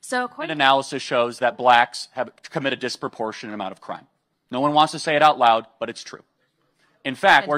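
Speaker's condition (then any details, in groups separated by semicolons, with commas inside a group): No condition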